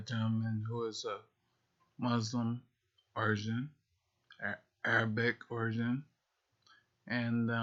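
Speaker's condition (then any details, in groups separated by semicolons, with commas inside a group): Multiple sclerosis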